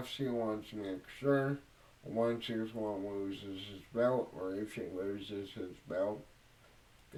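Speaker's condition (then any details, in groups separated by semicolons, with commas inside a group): Cerebral palsy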